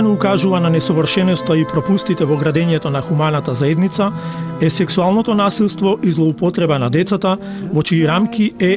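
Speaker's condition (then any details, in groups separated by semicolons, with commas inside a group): No condition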